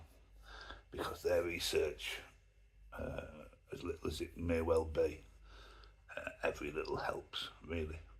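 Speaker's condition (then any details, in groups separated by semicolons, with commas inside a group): Myasthenia gravis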